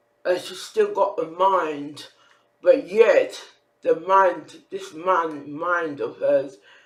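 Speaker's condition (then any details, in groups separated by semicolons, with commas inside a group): Facial palsy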